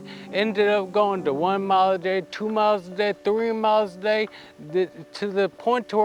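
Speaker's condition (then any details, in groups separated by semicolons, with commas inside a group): Traumatic brain injury; assault with stab wounds, right-side paralysis, multiple brain surgeries, two oral surgeries, missing teeth; seven years since injury; could not speak after injury, relearned talking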